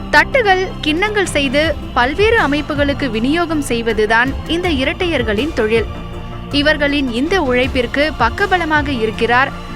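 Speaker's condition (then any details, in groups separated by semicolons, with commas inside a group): No condition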